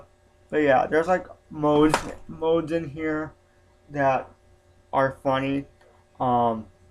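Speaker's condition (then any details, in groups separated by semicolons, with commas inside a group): Spastic quadriplegic cerebral palsy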